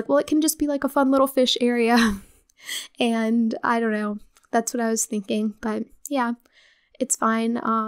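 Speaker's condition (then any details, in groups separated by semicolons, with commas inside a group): No condition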